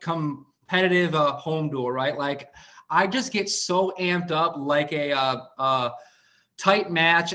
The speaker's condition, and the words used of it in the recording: Stuttering. I have always had the stutter, and it's hard to talk sometimes.